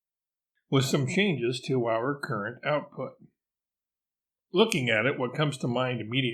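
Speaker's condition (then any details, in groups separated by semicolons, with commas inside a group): No condition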